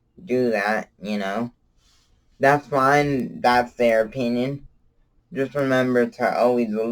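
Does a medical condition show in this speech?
Yes: cerebral palsy; from birth, wheelchair user.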